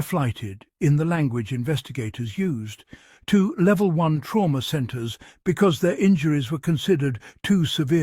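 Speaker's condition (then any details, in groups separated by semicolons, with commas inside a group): No condition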